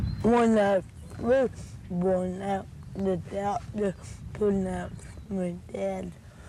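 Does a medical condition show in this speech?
Yes: cerebral palsy.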